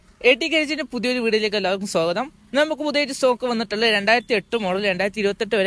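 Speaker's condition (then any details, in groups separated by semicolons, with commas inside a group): No condition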